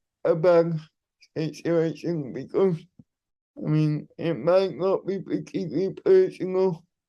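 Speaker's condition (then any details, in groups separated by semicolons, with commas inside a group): Cerebral palsy; wheelchair user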